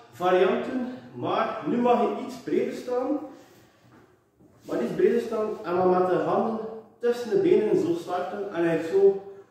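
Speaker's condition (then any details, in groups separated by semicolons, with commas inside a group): No condition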